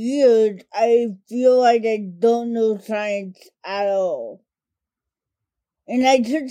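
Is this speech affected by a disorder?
Yes: cerebral palsy; cerebral palsy diagnosed as toddler, mainly affects speech and fine motor skills; speech primarily affected.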